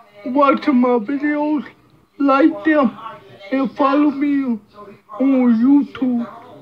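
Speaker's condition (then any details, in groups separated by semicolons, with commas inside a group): Cerebral palsy; speech hard to understand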